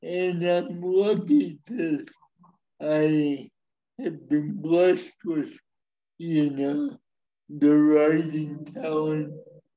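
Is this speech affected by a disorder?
Yes: speech impairment; speech not perfect.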